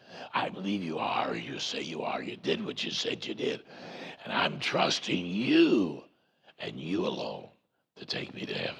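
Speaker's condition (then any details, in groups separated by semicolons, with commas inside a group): Voice box removal needed; vocal cord cancer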